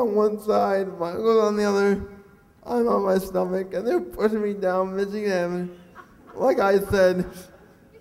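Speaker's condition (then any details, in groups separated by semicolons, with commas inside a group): Cerebral palsy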